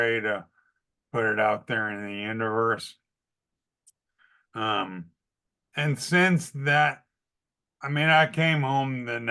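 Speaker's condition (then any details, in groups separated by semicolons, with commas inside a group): ALS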